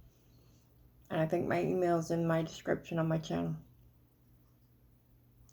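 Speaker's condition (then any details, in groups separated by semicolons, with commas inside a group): Cerebral palsy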